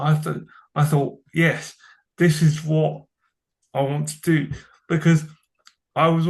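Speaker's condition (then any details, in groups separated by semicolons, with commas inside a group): Cerebral palsy; from birth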